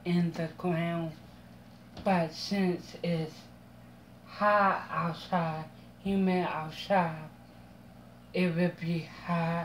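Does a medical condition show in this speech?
Yes: mild cerebral palsy.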